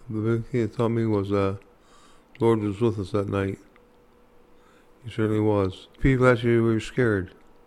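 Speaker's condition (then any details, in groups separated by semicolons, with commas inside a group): Parkinson's; hard time walking and talking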